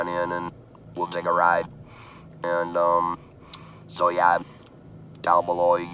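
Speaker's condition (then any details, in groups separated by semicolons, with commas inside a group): Laryngeal cancer laryngectomy, electrolarynx; laryngectomy, tracheostomy, neck stoma breathing; survivor, chemo and radiation; electrolarynx speech, robotic voice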